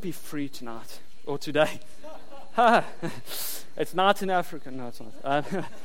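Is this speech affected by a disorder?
No.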